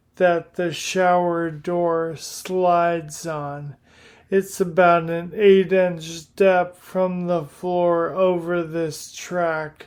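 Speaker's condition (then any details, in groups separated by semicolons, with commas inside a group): Primary lateral sclerosis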